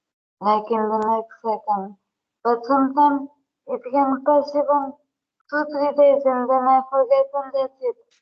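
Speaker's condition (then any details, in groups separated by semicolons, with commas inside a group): Brain injury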